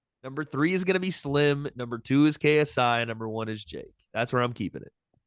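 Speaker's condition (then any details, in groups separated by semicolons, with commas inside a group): No condition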